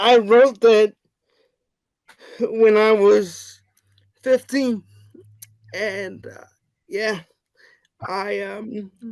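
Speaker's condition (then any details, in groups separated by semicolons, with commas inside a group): Cerebral palsy; wheelchair user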